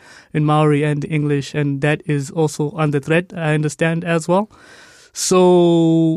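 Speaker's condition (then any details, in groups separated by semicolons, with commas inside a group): No condition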